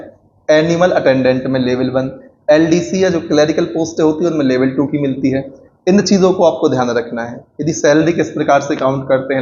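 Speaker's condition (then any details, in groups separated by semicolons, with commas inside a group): No condition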